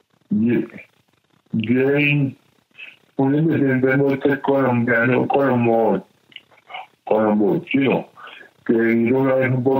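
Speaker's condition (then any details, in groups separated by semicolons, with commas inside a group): Cerebral palsy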